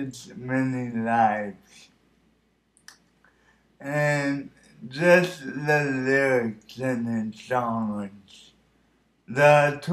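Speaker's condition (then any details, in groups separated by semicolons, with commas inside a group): Cerebral palsy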